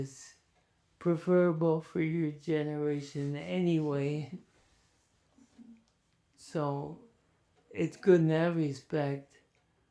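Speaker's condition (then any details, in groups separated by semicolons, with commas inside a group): ALS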